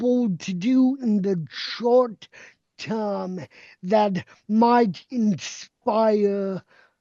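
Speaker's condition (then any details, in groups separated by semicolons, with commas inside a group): Cerebral palsy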